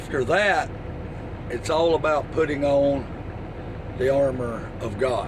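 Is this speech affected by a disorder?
No.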